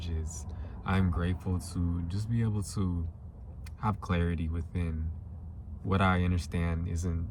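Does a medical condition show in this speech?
No.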